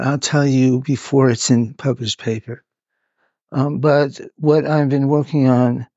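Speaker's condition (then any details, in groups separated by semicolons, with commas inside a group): Parkinson's; neurological disorder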